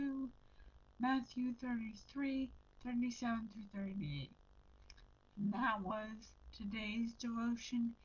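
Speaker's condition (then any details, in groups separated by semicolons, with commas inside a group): Brain injury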